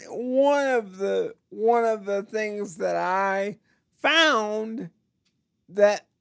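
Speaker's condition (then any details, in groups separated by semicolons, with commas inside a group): Cerebral palsy; types with one finger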